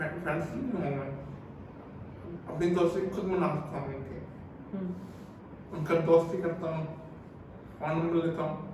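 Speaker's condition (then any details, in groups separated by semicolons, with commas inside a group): Cerebral palsy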